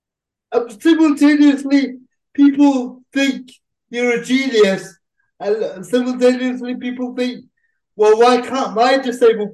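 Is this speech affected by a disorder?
Yes: cerebral palsy; cerebral palsy since childhood, uses a wheelchair.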